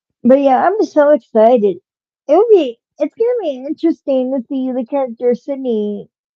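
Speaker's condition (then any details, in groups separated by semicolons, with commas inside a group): Cerebral palsy, spastic; from birth, muscle spasms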